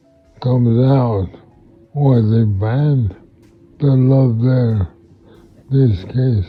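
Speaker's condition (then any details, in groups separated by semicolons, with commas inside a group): Multiple sclerosis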